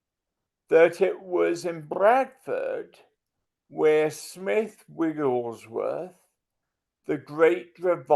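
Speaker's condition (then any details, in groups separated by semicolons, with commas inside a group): Multiple sclerosis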